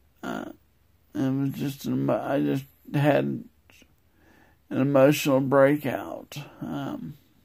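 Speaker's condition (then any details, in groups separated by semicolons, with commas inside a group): Multiple sclerosis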